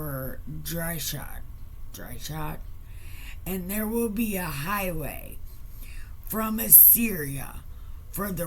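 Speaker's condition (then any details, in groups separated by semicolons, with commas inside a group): Brain injury; right side numb including tongue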